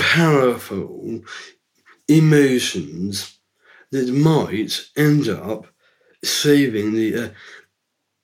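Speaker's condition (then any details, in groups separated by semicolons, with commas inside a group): Down syndrome; three copies of chromosome 21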